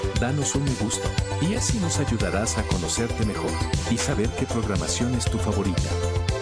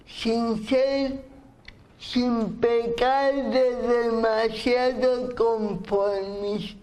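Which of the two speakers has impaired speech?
The second: cerebral palsy; speaks with difficulty.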